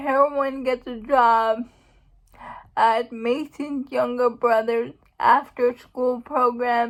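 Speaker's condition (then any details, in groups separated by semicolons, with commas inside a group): Cerebral palsy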